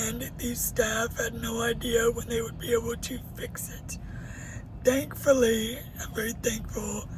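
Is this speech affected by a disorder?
Yes: cerebral palsy; uses a wheelchair.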